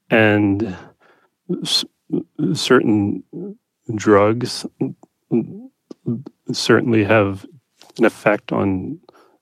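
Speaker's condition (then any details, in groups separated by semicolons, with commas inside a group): Stuttering; neurological stuttering since childhood; adult; repetitions, long painful blocks on first part of words, trouble breathing during blocks; repeated sounds, blocks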